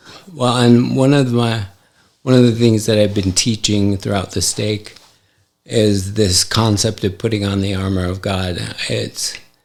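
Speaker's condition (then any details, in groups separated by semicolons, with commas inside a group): ALS; affects hand function; recently diagnosed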